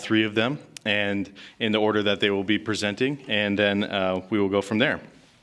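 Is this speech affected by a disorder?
No.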